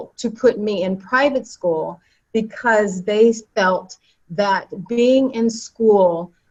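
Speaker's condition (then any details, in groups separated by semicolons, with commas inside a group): No condition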